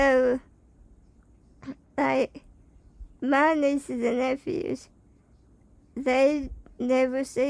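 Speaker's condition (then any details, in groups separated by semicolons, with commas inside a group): Spinal muscular atrophy type 2; able to speak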